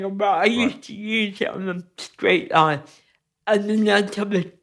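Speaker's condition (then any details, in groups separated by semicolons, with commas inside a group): Cerebral palsy; careful movement needed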